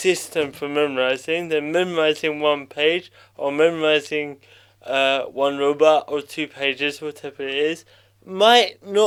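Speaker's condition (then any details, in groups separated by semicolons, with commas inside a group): Cerebral palsy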